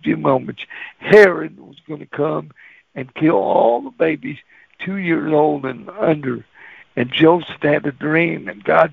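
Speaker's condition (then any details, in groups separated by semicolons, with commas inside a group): Cerebral palsy; walks really funny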